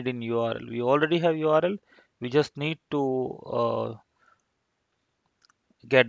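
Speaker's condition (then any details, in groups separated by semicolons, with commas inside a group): No condition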